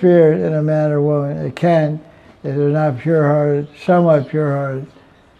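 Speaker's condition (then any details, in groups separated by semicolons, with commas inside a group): Deafness; self-reported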